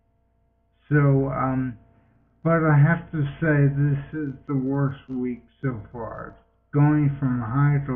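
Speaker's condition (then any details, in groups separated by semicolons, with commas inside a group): Multiple sclerosis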